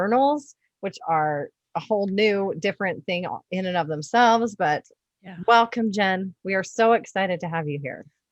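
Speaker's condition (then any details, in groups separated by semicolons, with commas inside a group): No condition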